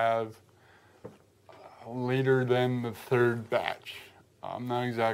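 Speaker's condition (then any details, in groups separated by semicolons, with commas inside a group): Cerebral palsy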